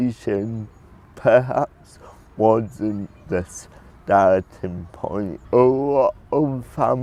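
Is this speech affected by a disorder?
Yes: cerebral palsy; cerebral palsy from birth; early prognosis of never talking.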